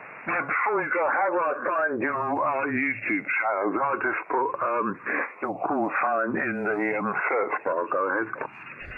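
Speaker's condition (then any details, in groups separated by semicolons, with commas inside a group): Mouth surgeries; multiple mouth surgeries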